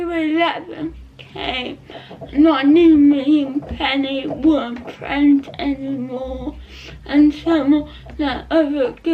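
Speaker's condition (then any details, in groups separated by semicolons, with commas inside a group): Cerebral palsy; not quadriplegic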